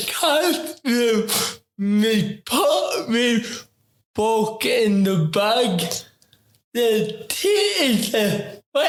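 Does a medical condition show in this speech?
Yes: ataxic cerebral palsy; affects talking.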